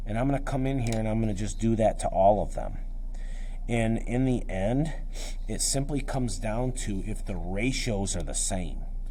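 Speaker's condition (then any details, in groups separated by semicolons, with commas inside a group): No condition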